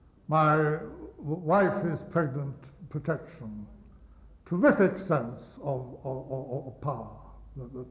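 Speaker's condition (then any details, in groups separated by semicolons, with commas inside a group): Stammer; lifelong stammer since age five, minor stroke 3.5 years ago affecting speech, face, Radcliffe Infirmary therapy; weekly breathing and voice work with Alexander Massey for about 1.75 years, Warnford Hospital stammer unit; gets stuck on blocked words, taught not to avoid difficult words, stroke affected speech a bit; prolonged sounds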